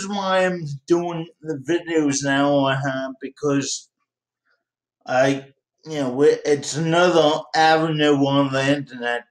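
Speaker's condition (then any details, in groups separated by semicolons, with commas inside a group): Cerebral palsy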